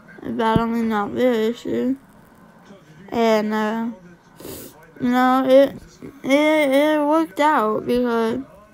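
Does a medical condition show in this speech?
Yes: cerebral palsy.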